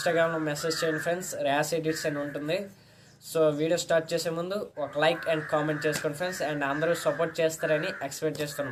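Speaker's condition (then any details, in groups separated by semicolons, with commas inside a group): No condition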